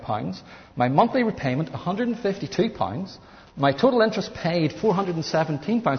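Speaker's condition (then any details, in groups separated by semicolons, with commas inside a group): No condition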